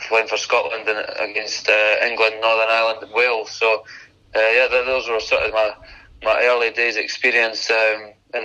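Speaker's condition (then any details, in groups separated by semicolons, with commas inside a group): No condition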